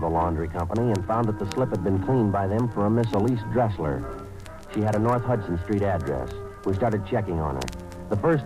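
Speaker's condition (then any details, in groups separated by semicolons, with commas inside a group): No condition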